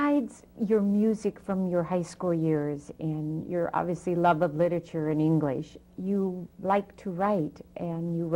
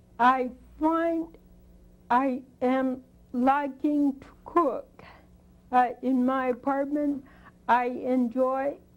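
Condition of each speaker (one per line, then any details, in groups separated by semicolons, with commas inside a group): No condition
Spinocerebellar degeneration; genetic form; speech once almost incoherent, improved with intensive therapy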